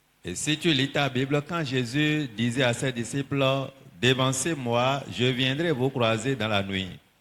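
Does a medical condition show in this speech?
No.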